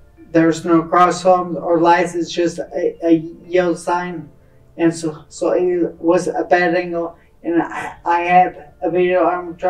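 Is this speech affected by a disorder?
Yes: traumatic brain injury; predicted locked-in syndrome, unable to speak.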